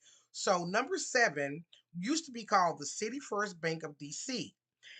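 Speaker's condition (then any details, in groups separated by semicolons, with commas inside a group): No condition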